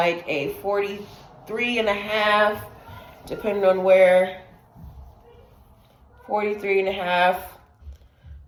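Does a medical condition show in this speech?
No.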